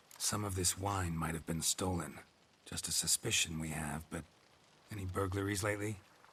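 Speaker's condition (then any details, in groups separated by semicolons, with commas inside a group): No condition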